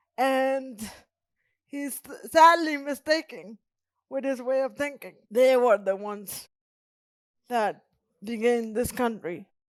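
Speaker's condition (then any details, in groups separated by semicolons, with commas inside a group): Cerebral palsy; present from birth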